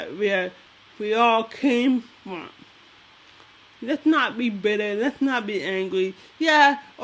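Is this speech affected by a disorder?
Yes: cerebral palsy.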